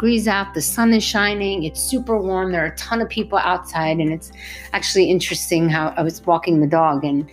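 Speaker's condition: No condition

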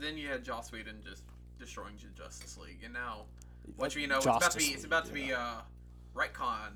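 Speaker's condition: No condition

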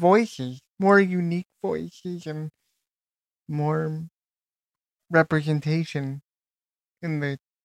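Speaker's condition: Cerebral palsy; wheelchair user, age 29

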